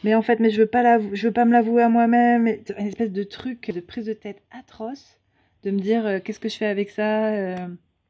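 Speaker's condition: No condition

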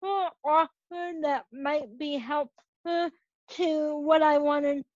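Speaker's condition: Cerebral palsy; age 21

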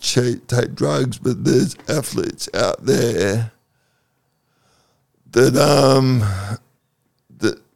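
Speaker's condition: Cerebral palsy; second COVID vaccine dose

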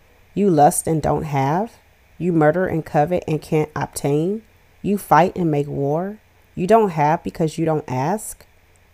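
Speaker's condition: No condition

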